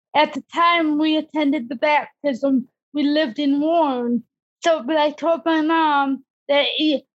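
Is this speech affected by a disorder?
Yes: cerebral palsy; disability since childhood.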